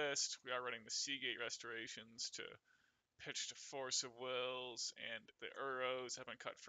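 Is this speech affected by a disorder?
No.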